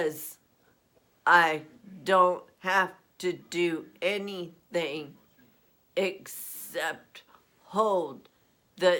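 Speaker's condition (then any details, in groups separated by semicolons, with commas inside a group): Essential tremor; voice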